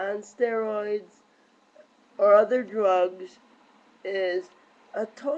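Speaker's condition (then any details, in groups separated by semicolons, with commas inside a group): Cerebral palsy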